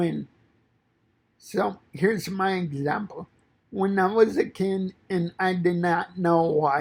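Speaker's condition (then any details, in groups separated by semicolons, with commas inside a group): Cerebral palsy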